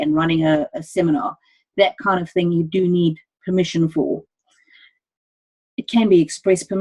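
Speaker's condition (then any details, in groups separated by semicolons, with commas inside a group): No condition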